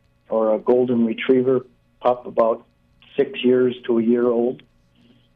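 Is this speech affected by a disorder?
No.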